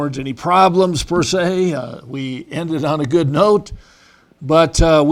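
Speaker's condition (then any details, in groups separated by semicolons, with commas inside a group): No condition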